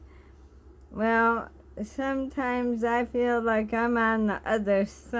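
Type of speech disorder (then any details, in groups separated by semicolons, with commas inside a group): Bulbar dysarthria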